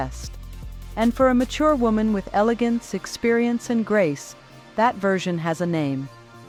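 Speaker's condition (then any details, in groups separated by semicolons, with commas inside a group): No condition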